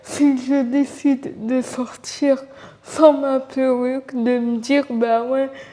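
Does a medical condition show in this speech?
Yes: cerebral palsy; from birth, uses wheelchair.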